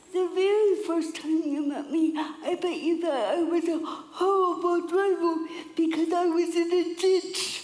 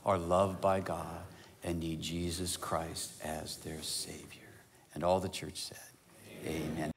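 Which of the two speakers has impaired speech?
The first: cerebral palsy; from birth, wheelchair.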